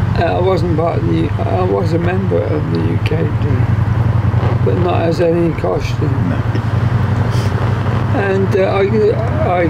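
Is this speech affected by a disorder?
Yes: motor neurone disease.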